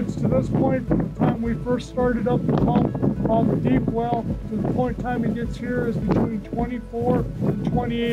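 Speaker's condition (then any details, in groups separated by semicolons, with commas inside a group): No condition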